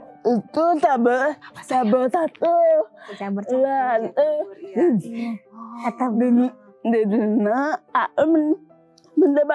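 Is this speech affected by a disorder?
Yes: cerebral palsy; from birth, premature, physical limitations; communicates smoothly in conversation.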